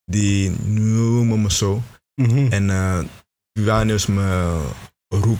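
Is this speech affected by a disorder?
Yes: stuttering; stuttering since age five, past logopedie (speech therapy), stopped therapy; fluctuating severity, ups and downs; stutters sometimes a lot, stutter not heard in rap track, fluent when rapping or singing; here prolonged sounds.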